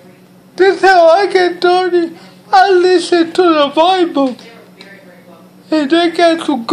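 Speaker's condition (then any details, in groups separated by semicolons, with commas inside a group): Cerebral palsy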